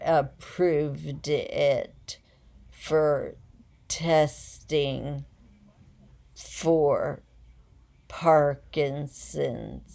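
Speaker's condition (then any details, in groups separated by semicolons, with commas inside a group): Essential tremor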